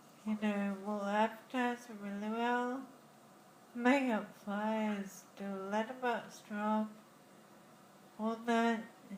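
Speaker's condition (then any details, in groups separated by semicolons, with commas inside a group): Friedreich's ataxia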